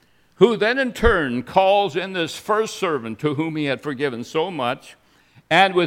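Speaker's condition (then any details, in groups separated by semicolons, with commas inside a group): No condition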